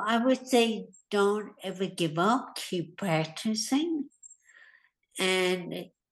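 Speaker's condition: Hemorrhagic stroke; more than a year after stroke

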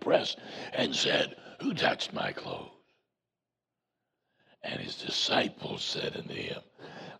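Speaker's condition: Voice box removal needed; vocal cord cancer, prior chemo and radiation, 35 treatments over about seven weeks; voice self-described as Batman voice, expects R2-D2-like voice after removal

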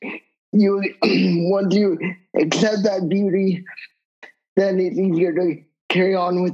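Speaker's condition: Cerebral palsy; wheelchair user

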